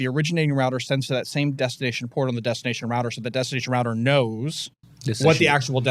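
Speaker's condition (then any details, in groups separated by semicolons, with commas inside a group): No condition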